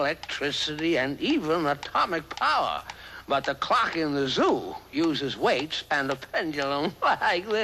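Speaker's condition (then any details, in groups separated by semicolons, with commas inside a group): No condition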